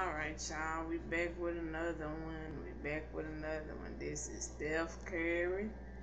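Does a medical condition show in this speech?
Yes: cerebral palsy; not paralyzed, can stand.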